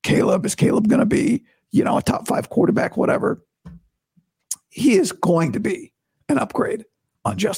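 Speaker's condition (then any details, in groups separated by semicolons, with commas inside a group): Vocal cord surgery recovery; talking painless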